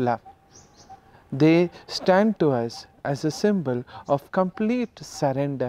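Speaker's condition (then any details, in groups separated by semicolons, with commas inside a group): No condition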